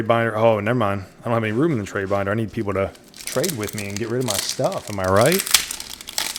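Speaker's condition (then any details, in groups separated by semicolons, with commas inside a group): No condition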